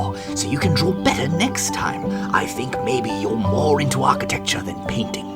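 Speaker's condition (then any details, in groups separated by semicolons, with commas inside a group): No condition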